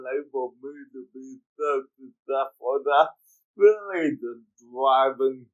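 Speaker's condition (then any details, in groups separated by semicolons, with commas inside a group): Cerebral palsy; speech therapy in childhood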